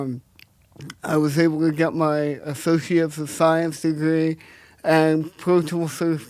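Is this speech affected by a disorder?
Yes: cerebral palsy.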